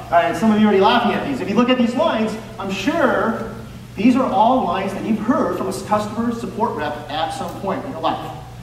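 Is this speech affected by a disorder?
No.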